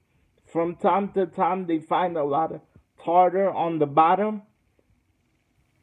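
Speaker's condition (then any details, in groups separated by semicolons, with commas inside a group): Cerebral palsy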